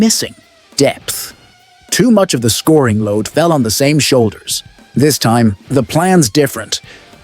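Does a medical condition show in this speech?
No.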